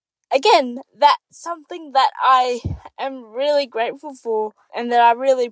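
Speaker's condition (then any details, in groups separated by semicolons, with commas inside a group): Cerebral palsy; diagnosed with cerebral palsy after birth in New Zealand, complex medical needs from childhood; ongoing therapy, attends therapy office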